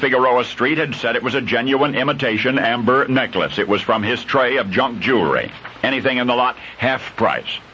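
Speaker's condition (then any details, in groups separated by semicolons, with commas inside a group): No condition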